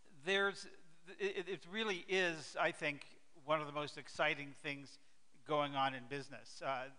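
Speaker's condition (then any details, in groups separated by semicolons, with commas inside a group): No condition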